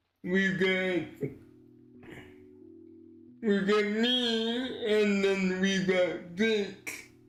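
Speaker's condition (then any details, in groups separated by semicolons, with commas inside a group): Cerebral palsy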